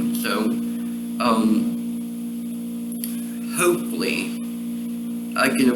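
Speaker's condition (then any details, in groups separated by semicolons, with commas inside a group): Cerebral palsy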